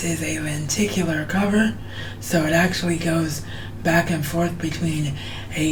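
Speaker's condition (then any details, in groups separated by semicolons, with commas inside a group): Cerebral palsy; wheelchair bound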